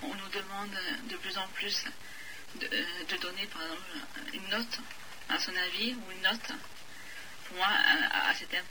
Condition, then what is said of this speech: Stuttering. S'il y a du stress, comme faire un exposé à l'oral ou passer un examen à l'oral, le stress joue, en fait.